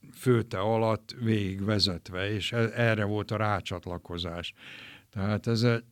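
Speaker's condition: No condition

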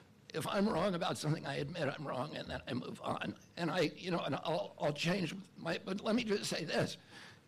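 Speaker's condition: Spasmodic dysphonia; sudden onset at age 42, titanium bridge placed between vocal cords by surgery in Japan; voice still impaired but much improved after Japanese surgery; rough shaky voice mistaken for crying, before surgery tight vocal cords blocked air, voice often failed completely

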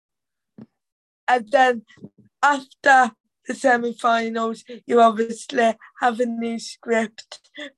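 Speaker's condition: Cerebral palsy; teenager

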